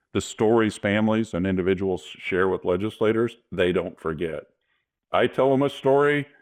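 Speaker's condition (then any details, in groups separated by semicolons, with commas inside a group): No condition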